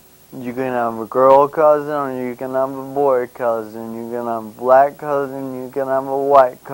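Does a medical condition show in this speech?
Yes: brain injury; caused by car accident; slurred speech, partly unintelligible.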